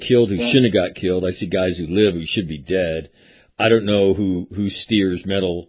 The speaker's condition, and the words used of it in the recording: No condition.